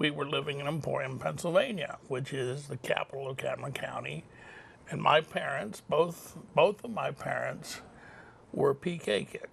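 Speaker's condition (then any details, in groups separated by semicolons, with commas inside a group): Cerebral palsy; lifelong, classic cerebral palsy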